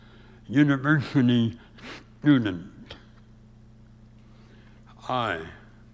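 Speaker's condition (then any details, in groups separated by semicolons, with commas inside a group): Severe speech impediment; could not talk at all as young child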